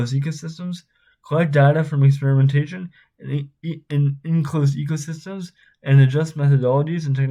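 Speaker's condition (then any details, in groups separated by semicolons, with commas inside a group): Spastic cerebral palsy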